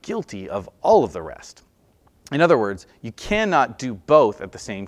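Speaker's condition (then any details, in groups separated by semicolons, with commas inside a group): No condition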